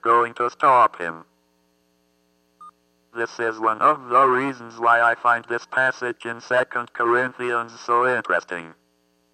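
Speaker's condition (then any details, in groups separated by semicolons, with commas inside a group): Athetoid cerebral palsy; speech therapist Judy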